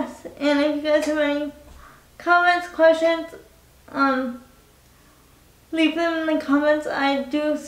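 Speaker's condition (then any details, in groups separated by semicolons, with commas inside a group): Cerebral palsy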